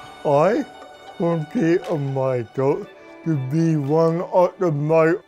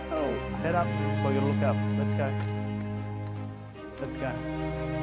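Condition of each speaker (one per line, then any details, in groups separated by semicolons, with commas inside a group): Cerebral palsy; lack of oxygen at birth; adult; speech sometimes unclear
No condition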